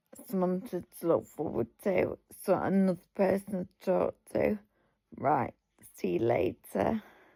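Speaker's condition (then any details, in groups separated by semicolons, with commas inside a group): Multiple sclerosis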